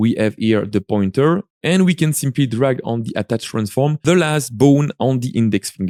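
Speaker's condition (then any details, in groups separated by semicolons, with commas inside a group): No condition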